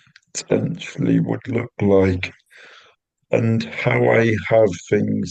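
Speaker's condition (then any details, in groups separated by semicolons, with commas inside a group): Cerebral palsy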